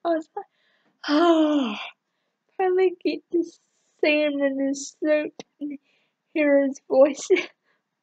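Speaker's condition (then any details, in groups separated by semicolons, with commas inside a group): Cerebral palsy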